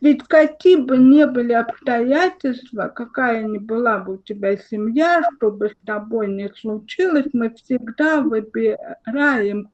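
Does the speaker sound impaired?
Yes: cerebral palsy, spastic diplegia; more or less stable.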